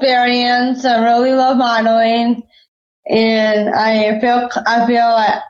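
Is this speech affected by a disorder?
Yes: Down syndrome; congenital, born premature, cord wrapped around neck, possible oxygen loss at birth; predicted at birth never to walk or talk.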